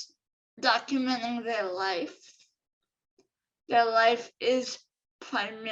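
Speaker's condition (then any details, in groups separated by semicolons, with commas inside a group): Cerebral palsy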